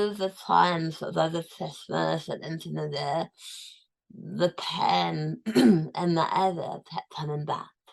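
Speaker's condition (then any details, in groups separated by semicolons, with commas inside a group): Tongue cancer, tongue removed; post-surgery, cancer-free, diagnosed stage 4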